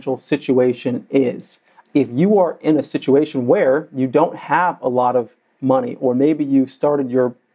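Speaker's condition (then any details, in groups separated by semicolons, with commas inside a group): No condition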